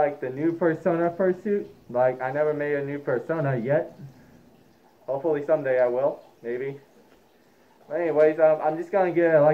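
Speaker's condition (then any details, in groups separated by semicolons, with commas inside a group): No condition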